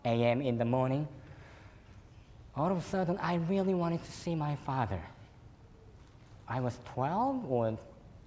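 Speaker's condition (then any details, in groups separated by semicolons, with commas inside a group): Cleft lip and palate; congenital cleft lip and palate, eleven operations and surgeries at early age; could not suck breast milk as newborn, fed formula and cow milk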